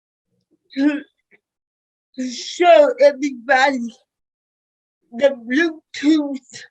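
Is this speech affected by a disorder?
Yes: cerebral palsy; speech impairment.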